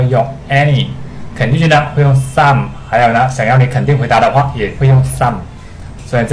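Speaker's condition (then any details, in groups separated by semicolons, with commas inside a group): No condition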